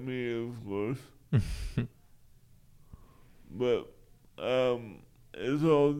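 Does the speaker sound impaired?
Yes: cerebral palsy; limited use of arms.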